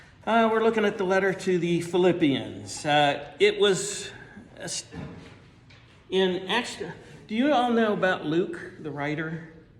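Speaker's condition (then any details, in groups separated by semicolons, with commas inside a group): No condition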